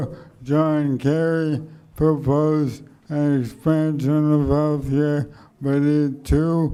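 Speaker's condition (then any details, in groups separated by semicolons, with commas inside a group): ALS; speech slowed and softened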